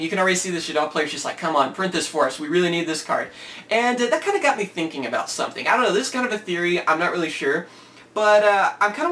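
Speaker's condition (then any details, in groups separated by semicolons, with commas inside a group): No condition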